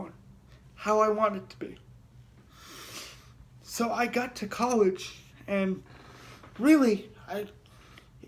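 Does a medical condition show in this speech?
Yes: cerebral palsy.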